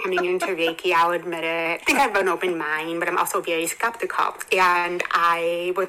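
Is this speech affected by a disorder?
Yes: hearing impairment; congenital hearing impairment, bilateral cochlear implants.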